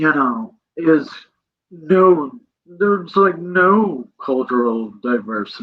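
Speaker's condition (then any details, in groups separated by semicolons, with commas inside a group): Cerebral palsy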